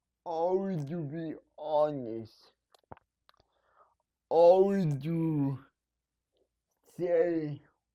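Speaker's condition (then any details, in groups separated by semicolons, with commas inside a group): Cerebral palsy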